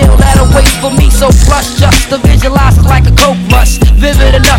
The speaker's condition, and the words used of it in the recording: None; typical speech.